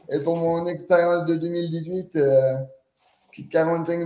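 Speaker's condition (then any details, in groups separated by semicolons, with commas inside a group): Cerebral palsy; quadriplegic, since birth, cause extreme prematurity, wheelchair user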